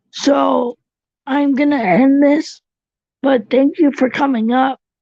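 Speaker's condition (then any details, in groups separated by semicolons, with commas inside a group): Cerebral palsy; tracheotomy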